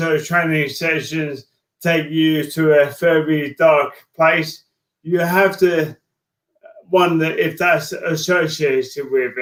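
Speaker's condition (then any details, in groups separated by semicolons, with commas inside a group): Motor neurone disease; slow, slurred speech, early sign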